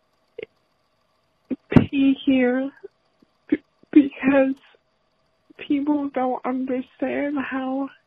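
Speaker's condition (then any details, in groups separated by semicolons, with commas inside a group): Stuttering; stuttering for about 12 years; ongoing stutter; prolonged sounds, blocks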